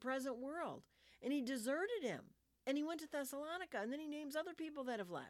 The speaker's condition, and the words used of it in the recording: None; typical speech.